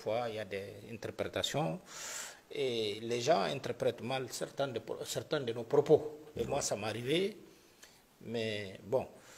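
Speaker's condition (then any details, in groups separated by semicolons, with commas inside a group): No condition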